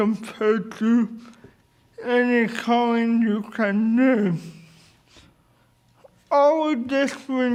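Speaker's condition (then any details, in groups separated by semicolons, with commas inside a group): Cerebral palsy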